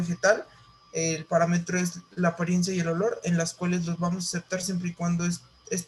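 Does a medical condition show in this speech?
No.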